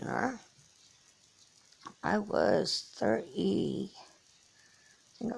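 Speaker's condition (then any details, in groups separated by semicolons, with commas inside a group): Cerebral palsy; from birth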